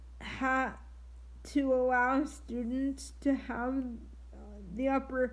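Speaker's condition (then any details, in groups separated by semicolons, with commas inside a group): Triplegic cerebral palsy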